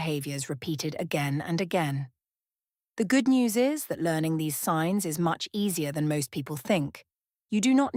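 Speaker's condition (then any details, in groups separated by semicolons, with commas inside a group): No condition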